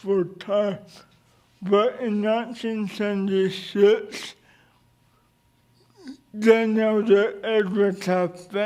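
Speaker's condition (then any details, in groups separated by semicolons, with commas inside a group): Cerebral palsy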